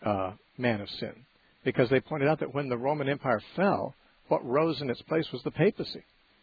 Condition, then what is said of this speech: No condition.